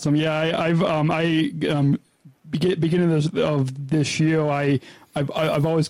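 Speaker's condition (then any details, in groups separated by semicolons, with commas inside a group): Stuttering; born very early, received many therapies; repeated sounds, repeated words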